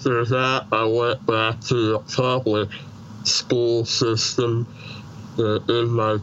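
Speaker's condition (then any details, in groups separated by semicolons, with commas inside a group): Treacher Collins syndrome, severe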